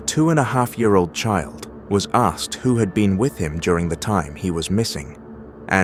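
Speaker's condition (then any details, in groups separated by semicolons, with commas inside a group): No condition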